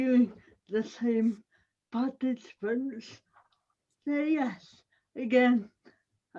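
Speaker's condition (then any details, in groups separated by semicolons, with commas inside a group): Cerebral palsy; audible speech impairment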